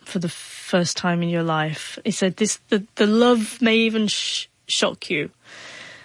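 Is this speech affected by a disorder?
Yes: stutter; neurological stutter, not psychological, hid stammer about ten years by age sixteen; still stutters, needs more time to speak; hid stutter by withdrawing and speaking little, feared phone, typing gave artificial fluency, deep breaths don't help; here repeated sounds, repeated words.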